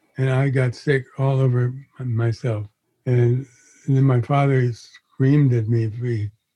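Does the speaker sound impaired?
Yes: Parkinson's disease; onset around 81st birthday, face frozen like a mask at diagnosis, confirmed by neurologist; chief symptom torpor, sluggishness, lethargy rather than shakes, exhaustion.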